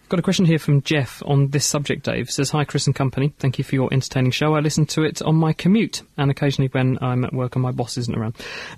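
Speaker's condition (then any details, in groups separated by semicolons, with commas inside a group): No condition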